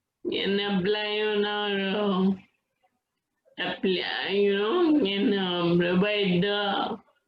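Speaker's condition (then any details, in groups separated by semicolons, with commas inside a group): Friedreich's ataxia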